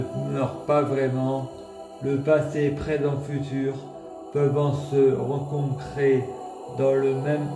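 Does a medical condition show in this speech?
Yes: multiple sclerosis.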